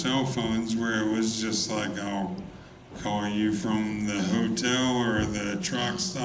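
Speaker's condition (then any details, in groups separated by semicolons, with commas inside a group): ALS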